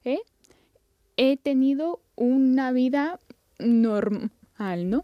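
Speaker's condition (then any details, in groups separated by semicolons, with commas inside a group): Stuttering (disfemia); childhood onset by age 10-11, persisted past age 12 despite treatment, worse in adolescence; avoided speaking and exposure because of stuttering; repeated sounds, blocks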